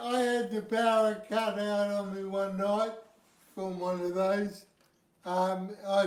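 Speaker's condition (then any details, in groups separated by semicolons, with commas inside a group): Cerebral palsy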